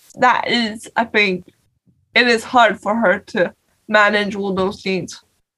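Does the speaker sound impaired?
Yes: cerebral palsy; non-progressive.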